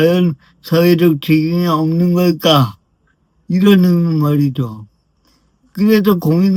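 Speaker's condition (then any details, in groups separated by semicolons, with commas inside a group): Brain lesion disability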